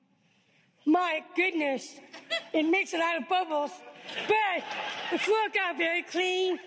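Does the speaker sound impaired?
Yes: Down syndrome; diagnosed at birth.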